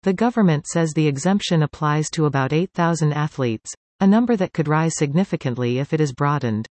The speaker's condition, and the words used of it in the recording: No condition.